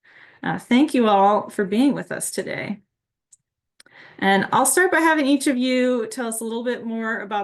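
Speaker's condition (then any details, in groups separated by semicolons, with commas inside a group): No condition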